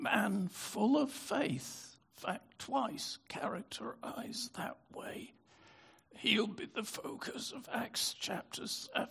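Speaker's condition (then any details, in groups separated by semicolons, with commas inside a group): Spasmodic dystonia; affected voice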